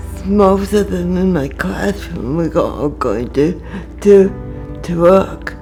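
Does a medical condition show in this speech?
Yes: cerebral palsy; communication difficult.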